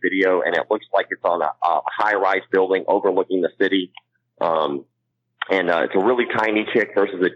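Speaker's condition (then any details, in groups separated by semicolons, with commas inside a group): Cleft palate; congenital cleft palate, mouth, ear, nose and throat structure differ from most people, cannot blow up balloon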